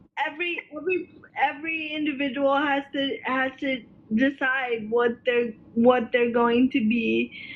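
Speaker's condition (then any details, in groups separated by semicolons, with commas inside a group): Cerebral palsy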